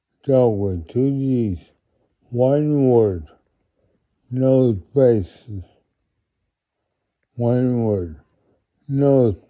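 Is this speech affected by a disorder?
Yes: multiple sclerosis; affects left side and voice; diagnosed about 4 years ago.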